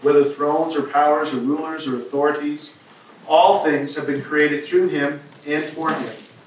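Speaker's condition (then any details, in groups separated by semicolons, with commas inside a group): No condition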